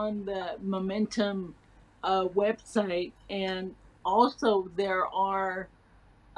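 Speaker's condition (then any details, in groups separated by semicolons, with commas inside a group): Cerebral palsy; from birth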